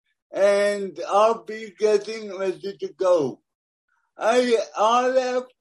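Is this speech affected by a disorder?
Yes: cerebral palsy; lack of oxygen to brain, born premature, born deaf, no dexterity, types about 10 words a minute; noticeable speech impediment, Siri and speech recognition software cannot understand words, phone listeners hang up.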